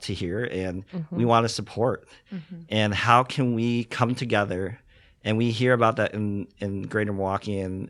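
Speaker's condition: Cleft lip and palate; congenital

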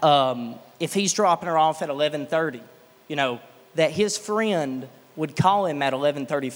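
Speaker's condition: No condition

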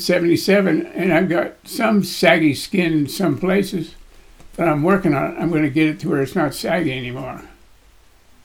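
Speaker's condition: Parkinson's disease; shaking stops when holding heavy weights

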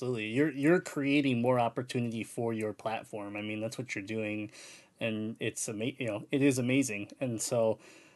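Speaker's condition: Cleft palate; congenital cleft palate

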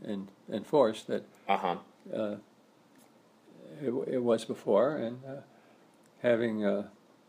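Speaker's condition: Parkinson's disease; walks almost daily

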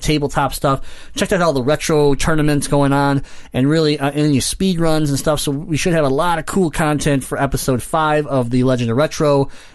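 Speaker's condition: Cleft palate; congenital

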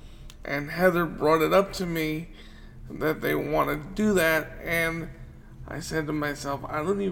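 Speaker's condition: Cerebral palsy; wheelchair user

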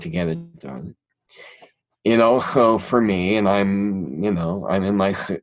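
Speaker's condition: Cleft palate; present since childhood

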